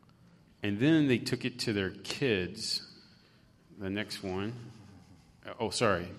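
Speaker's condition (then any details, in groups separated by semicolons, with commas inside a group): No condition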